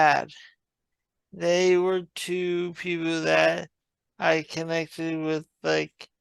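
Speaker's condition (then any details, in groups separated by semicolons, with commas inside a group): Traumatic brain injury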